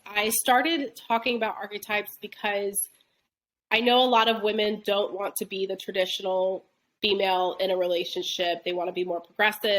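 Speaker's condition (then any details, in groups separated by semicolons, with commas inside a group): No condition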